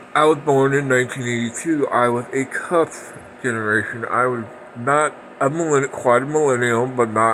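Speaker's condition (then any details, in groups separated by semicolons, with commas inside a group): Parkinson's; speech impediment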